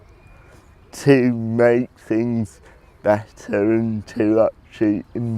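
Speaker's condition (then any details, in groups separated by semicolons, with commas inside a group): Cerebral palsy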